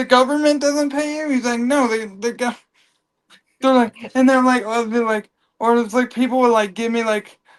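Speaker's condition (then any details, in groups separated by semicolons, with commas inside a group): Cerebral palsy; from birth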